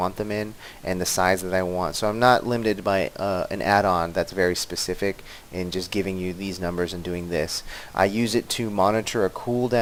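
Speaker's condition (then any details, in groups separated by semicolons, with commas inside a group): No condition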